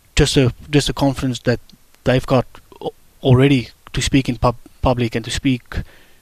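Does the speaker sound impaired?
Yes: stuttering; onset in childhood, persistent, not expected to go away, accepted around age 21-22; avoided speaking and phone calls while growing up, shy about way of speaking; here repeated sounds, blocks.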